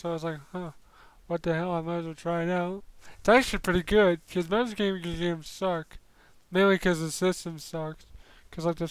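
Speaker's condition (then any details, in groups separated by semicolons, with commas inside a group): Cerebral palsy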